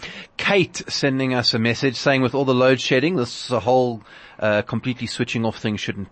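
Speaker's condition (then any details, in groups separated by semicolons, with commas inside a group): No condition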